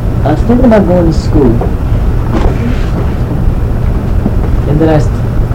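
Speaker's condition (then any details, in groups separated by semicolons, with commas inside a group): No condition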